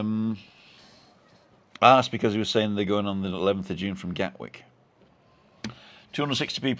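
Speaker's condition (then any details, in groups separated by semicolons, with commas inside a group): No condition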